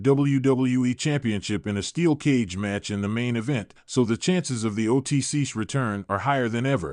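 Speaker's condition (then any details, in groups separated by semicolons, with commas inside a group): No condition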